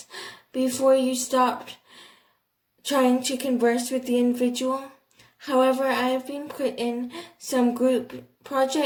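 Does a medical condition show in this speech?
Yes: cerebral palsy, athetoid.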